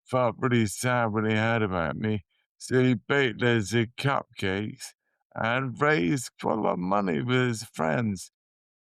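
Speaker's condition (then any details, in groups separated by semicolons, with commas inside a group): Motor neurone disease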